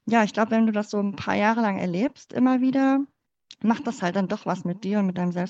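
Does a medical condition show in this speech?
Yes: cleft palate; congenital.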